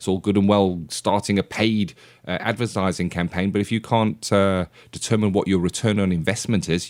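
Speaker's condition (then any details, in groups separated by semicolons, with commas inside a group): No condition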